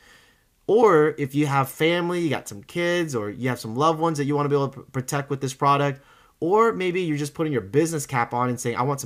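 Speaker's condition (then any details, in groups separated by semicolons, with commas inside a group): No condition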